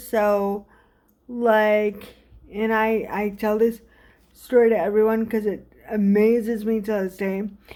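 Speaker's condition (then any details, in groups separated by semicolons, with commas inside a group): Cerebral palsy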